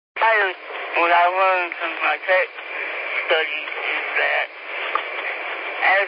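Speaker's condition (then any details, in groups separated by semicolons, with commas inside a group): Speech impediment; several disabilities, long hard battle; still talks on ham radio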